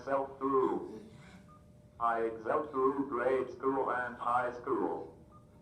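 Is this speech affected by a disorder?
Yes: cerebral palsy, athetoid.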